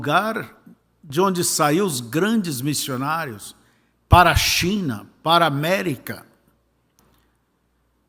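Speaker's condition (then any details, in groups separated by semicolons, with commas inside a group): No condition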